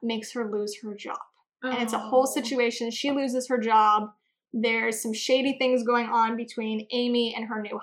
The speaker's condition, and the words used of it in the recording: None; typical speech.